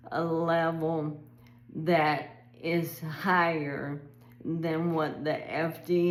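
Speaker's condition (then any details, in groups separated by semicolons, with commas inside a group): ALS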